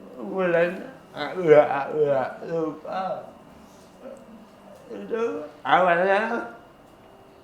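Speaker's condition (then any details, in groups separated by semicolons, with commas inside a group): Cerebral palsy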